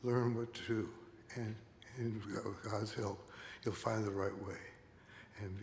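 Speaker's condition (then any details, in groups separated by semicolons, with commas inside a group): Parkinson's disease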